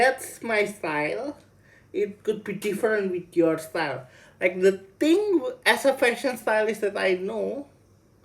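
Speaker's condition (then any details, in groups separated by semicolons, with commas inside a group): Cerebral palsy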